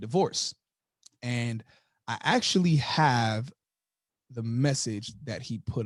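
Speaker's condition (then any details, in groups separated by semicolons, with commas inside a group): No condition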